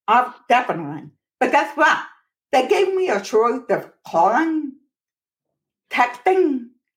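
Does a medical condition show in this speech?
Yes: profoundly deaf, born profoundly deaf; speaks rather than signs, cannot hear to talk on phone, uses texting instead.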